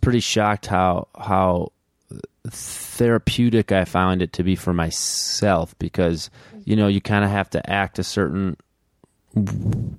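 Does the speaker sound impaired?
Yes: stuttering; past periods of heavy struggle, now less of a barrier; tightening during blocks, struggle in technical talk, can modify stutter; here repeated words, prolonged sounds.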